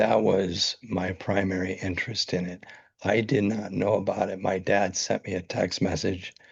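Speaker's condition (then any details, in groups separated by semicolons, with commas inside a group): ALS; brain-computer interface implant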